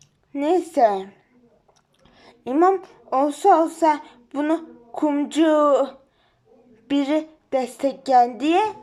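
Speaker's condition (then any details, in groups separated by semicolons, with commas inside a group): Cerebral palsy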